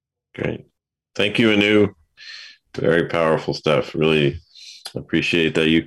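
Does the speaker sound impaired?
No.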